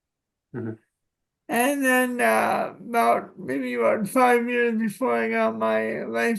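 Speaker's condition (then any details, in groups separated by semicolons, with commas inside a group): Cerebral palsy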